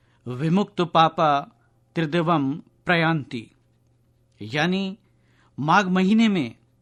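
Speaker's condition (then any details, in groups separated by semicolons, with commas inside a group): No condition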